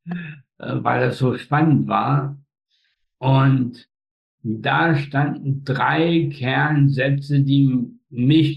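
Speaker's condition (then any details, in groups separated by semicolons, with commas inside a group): Spastic tetraparesis, spastic quadriplegia; birth injury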